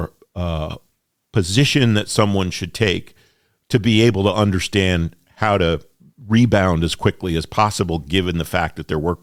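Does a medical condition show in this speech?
No.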